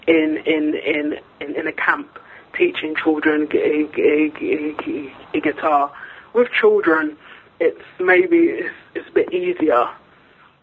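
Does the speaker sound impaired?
Yes: stuttering; onset age four or five per sister, both parents and brother stuttered, long covert, tried neuro-linguistic programming; openly stuttering nearly a year and a half, since a stutter talk YouTube video; stutter impossible to hide, once stuttered badly and uncontrolled with dry mouth; here repeated words.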